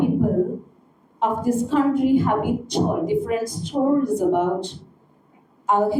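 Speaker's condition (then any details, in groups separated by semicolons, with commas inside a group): No condition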